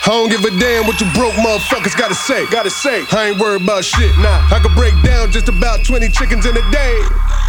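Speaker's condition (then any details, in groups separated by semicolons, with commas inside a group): No condition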